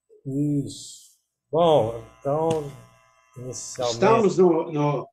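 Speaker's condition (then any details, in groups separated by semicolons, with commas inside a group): No condition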